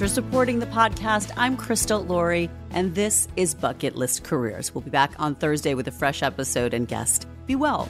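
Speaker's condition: No condition

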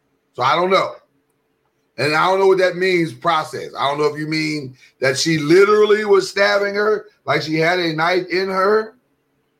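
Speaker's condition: No condition

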